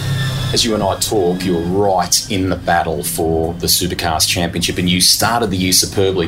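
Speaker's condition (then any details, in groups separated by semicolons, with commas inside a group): No condition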